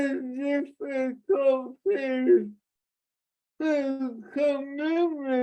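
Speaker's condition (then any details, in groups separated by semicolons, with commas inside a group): Traumatic brain injury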